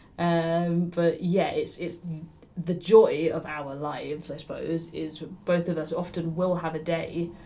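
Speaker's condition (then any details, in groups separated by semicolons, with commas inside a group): No condition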